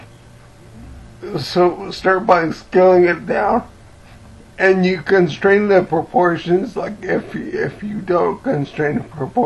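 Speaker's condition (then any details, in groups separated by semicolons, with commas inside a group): Cerebellar ataxia from brain tumour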